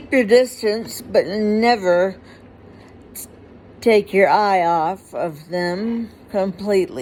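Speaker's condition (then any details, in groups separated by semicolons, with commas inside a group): Huntington's disease; inherited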